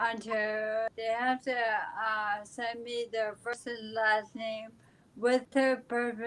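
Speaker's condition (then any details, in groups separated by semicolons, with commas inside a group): ALS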